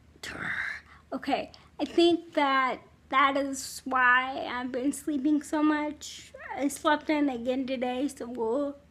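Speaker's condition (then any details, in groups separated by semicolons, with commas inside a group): Cerebral palsy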